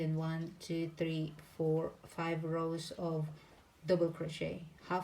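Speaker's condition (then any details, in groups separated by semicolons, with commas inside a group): No condition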